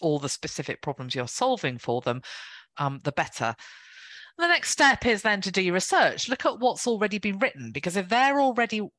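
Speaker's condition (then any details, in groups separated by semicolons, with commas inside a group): No condition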